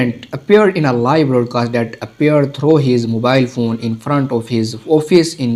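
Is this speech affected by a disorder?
No.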